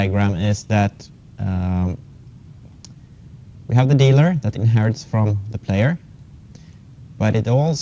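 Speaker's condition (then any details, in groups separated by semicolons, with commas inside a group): No condition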